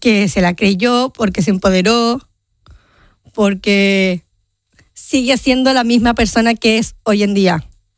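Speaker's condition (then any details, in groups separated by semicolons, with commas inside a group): Down syndrome; genetic, present from birth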